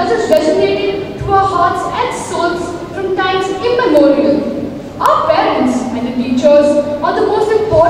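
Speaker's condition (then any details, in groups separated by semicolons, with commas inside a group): No condition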